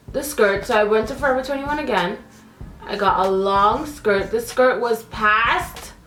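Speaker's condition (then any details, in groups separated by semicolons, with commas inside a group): No condition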